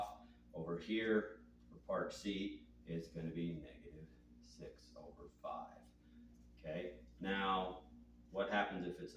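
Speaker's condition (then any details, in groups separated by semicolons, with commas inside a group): No condition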